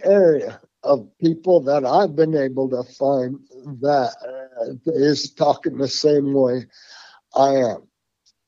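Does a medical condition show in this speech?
Yes: Parkinson's; tremors since youth, progressively worse.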